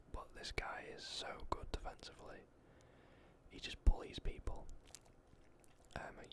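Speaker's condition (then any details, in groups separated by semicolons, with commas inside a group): No condition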